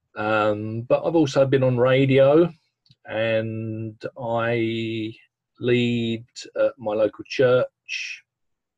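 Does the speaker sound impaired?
Yes: stammering; stammered over 40 odd years; recovering stammerer, uses a means of control, ongoing Starfish Project support, 15 years Toastmasters training; occasional stammers and stumbles, completely manageable, effortless speech, not fully fluent; here prolonged sounds.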